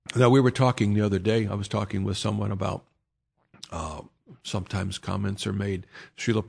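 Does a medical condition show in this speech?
No.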